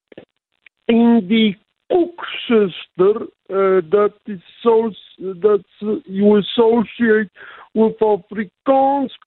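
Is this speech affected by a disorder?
Yes: cerebral palsy; physical limitations requiring adjustments, types with single finger, reduced typing speed and accuracy.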